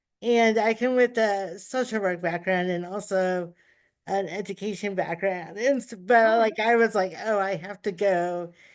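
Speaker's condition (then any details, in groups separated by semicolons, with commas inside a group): Cerebral palsy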